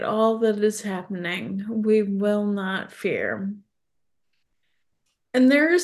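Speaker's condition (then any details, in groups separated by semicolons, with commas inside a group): ALS; progressive neurological disease, repeated falls on walks from about two years ago, tongue fasciculations, specialist-confirmed diagnosis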